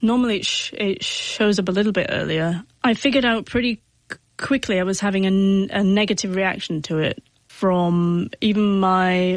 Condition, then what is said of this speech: Stuttering. So I started speaking in a really high, silly voice like this.